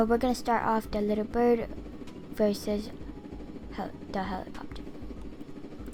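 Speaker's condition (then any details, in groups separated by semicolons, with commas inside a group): No condition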